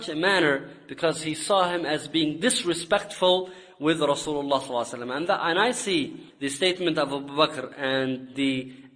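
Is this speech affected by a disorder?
No.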